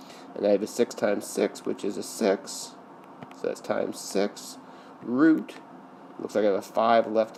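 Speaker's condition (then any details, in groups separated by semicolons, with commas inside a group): No condition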